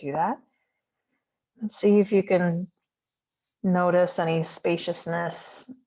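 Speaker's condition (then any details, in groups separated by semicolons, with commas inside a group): No condition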